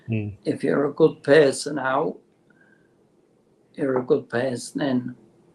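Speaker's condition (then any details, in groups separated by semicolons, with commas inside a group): Motor neurone disease; terminal, no cure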